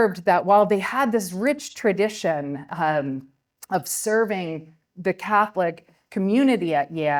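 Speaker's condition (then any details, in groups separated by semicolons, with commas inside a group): No condition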